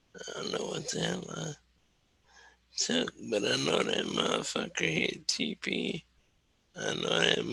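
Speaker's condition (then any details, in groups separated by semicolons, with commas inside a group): Cerebral palsy; wheelchair user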